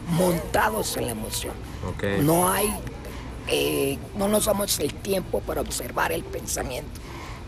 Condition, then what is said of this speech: Laryngectomy. Que al, tuve que volver a aprender a hablar con esta voz, se llama voz serismofónica